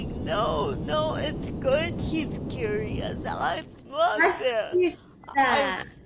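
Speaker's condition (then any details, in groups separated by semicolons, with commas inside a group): Cerebral palsy; spastic, ataxic features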